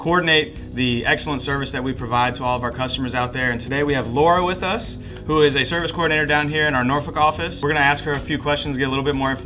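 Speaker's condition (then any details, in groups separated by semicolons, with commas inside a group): No condition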